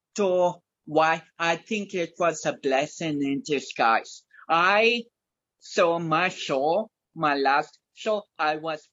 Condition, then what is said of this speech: Cerebral palsy. It only affects my balance, my speech, and coordination.